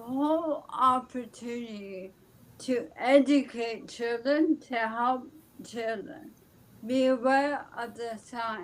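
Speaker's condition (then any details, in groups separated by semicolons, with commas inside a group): ALS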